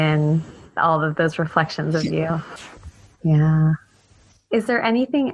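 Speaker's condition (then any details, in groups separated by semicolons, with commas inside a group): No condition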